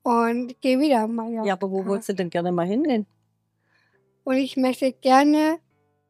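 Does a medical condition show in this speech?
Yes: Down syndrome; present from birth, diagnosis suspected right after birth, some limitations; age 28.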